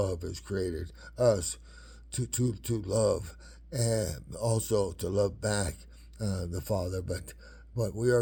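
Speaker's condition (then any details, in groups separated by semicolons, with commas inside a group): Parkinson's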